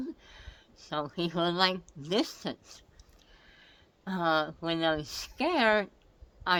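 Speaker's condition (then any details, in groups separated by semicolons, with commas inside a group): Head and neck cancer; multiple surgeries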